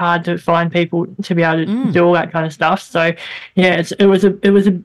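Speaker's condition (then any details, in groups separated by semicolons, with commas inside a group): Bilateral cleft lip and palate; childhood voice squeaky, very airy, nasal, speech therapy after bone graft and throat surgery, speech hindered drama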